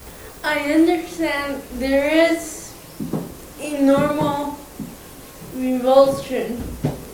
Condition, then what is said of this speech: Cerebral palsy. I have slightly slurred speech, which you must have noticed by now.